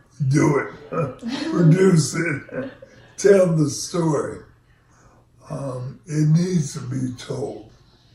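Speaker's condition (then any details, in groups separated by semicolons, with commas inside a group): ALS; onset left foot drop, then left leg weakness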